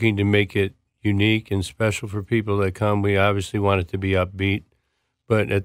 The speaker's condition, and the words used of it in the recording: Parkinson's disease. You learned how to do movements and to correct your posture, and you learned how to correct your voice and utilize that properly.